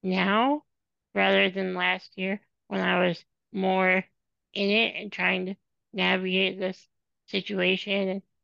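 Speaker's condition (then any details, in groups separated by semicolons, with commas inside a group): Spinal muscular atrophy; genetic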